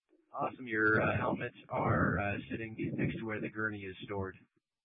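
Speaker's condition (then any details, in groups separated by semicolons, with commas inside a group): No condition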